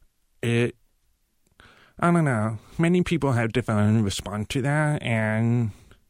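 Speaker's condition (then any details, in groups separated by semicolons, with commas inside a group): Profound deafness; now hears sounds such as rain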